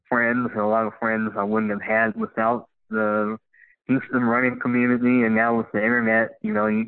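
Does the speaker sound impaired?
Yes: cleft lip and palate; congenital, extreme leg deformities, many leg operations, full-time wheelchair at 13, bilateral above-knee amputation at 14; uses leg prostheses, running prostheses from Challenge Athlete Foundation grant, runner and triathlete; speech impediment, harder for new people to understand at first.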